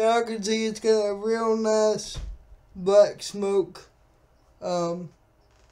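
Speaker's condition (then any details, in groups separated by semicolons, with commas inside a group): Cerebral palsy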